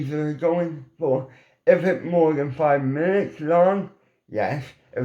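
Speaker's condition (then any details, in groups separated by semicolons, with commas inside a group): Cerebral palsy; mild, ataxic type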